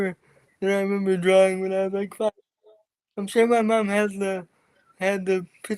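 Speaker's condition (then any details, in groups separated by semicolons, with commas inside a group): Cerebral palsy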